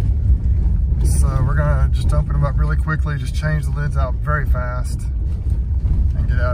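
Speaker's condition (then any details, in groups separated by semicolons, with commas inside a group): No condition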